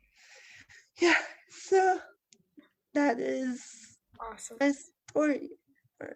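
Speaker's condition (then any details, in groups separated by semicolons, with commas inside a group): Cerebral palsy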